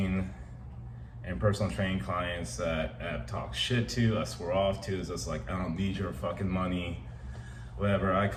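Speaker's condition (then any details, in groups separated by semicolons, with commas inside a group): No condition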